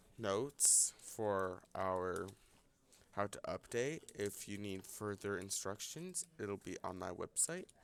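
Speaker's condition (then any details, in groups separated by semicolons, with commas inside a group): No condition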